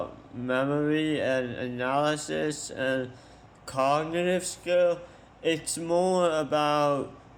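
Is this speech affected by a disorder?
Yes: tongue cancer surgery.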